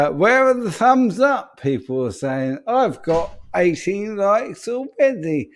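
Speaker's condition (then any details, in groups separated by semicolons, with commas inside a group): ALS; speech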